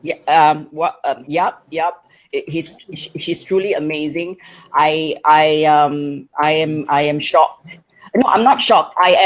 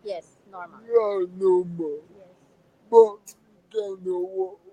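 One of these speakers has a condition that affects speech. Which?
The second: severe cerebral palsy; severe, types with toes, past surgery; more pain since surgery, fatigue; speech hard to understand, wife interprets.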